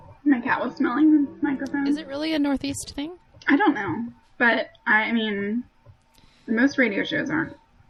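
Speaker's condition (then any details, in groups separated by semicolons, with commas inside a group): No condition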